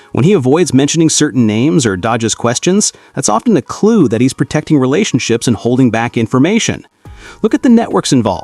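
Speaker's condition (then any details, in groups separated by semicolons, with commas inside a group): No condition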